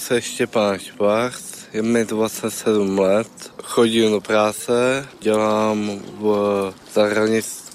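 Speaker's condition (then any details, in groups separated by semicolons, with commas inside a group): Down syndrome; present from birth; age 27; speaks very well, formulates answers, understands questions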